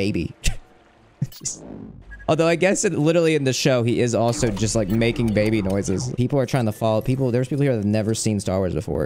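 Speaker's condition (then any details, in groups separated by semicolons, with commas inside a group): No condition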